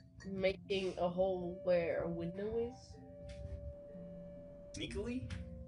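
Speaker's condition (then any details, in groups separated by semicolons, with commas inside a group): No condition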